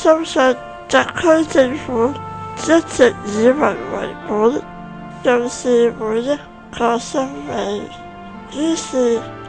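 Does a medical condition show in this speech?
Yes: spinal muscular atrophy; Type 1, most severe form, diagnosed a few years after birth, progressive loss of movement; writes with two usable fingers, needs mother's help to drink water, not yet on new drug.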